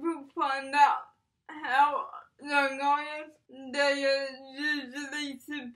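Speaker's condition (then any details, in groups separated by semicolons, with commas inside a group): Cerebral palsy; from birth, affects speech, walking, fingers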